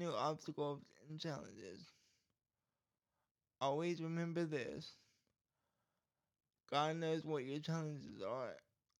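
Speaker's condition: Cerebral palsy

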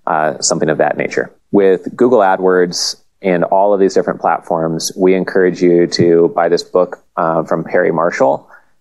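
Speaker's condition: No condition

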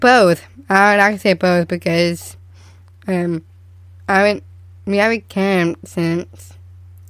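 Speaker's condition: Down syndrome; present from birth

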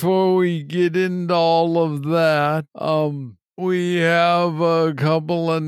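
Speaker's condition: Parkinson's disease, young onset

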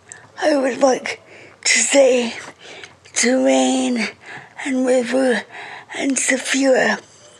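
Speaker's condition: Cerebral palsy; speech affected, reading very slow

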